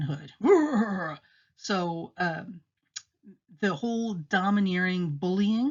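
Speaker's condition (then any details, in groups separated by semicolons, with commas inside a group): No condition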